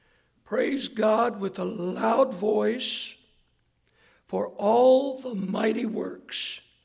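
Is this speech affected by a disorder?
Yes: hoarseness after vocal cord surgery; hoarse voice, hard for listeners to hear, not smooth.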